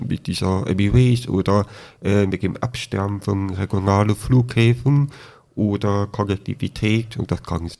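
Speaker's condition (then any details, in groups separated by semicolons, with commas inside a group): Deafness with cochlear implant, congenital deafness; born deaf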